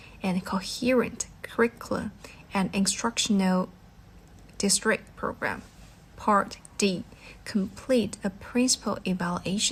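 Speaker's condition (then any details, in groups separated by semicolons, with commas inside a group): No condition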